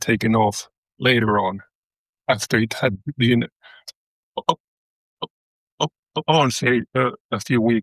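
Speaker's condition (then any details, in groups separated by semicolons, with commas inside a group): Stutter; stutter since toddler startled by big leashed dog, fluent in two languages before, childhood speech therapy; early 40s, about 40 years since onset, not the most severe but constantly on mind; fluctuates quite a lot, jaw moves when struggling to utter words, mistaken for drug use; prolonged sounds, blocks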